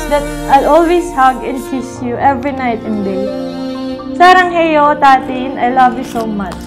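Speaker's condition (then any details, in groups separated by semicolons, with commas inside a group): No condition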